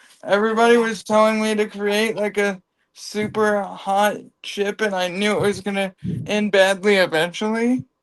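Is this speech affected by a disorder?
Yes: cerebral palsy; from birth.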